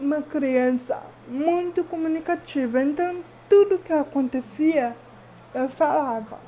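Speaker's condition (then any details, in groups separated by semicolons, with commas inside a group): Cerebral palsy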